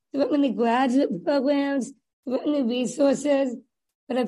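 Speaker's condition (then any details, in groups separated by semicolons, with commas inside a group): Down syndrome; developmental disability from birth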